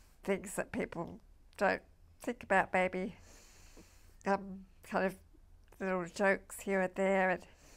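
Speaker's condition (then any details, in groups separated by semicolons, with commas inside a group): MND (ALS); uses assistive communication device daily; lost ability to talk, uses text to speech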